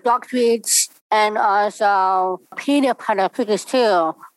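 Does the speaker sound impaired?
Yes: Down syndrome; congenital.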